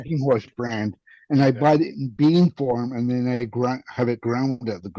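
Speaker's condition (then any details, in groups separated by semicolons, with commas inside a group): Cerebral palsy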